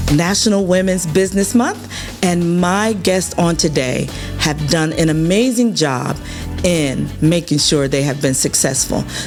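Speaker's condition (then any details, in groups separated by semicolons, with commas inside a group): No condition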